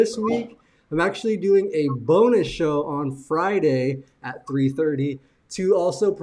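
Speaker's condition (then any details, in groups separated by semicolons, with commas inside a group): No condition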